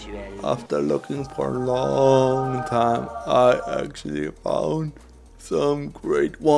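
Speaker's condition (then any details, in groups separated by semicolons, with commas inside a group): Cerebral palsy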